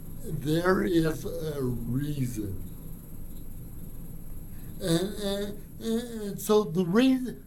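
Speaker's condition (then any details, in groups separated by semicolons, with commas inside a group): Cerebral palsy; from birth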